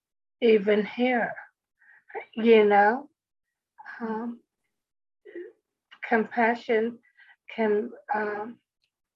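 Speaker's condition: Speech impediment; speech impediment after stroke

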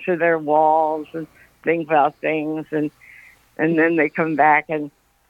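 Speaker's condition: Parkinson's; recent onset

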